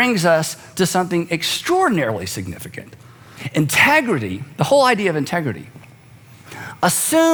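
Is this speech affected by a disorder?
No.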